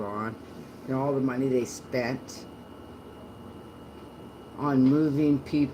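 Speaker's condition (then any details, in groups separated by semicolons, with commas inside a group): No condition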